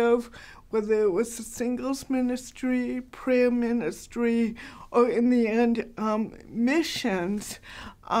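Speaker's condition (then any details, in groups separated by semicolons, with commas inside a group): Cerebral palsy, mild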